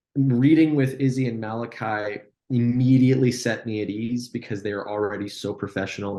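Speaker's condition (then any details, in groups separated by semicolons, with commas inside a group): No condition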